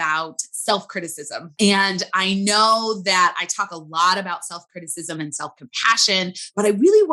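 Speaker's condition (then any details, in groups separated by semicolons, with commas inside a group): No condition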